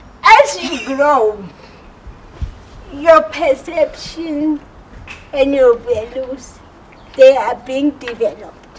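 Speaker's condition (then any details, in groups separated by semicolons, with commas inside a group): Cerebral palsy; speech impediment, understandable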